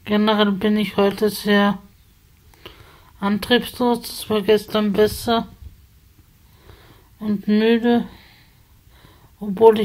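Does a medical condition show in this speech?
Yes: spasticity from birth; multiple sclerosis.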